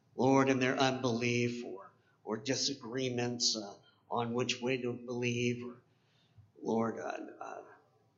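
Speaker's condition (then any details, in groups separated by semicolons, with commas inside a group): Cleft palate; congenital cleft palate, many painful oral surgeries from 3 months to 16 years, 10 years braces; 7 years of speech therapy, oral appliance once worn to help speak properly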